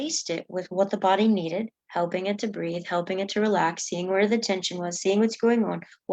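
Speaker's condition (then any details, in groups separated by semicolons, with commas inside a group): No condition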